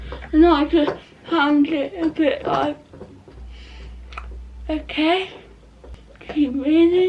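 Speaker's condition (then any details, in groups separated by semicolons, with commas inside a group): Cerebral palsy; not quadriplegic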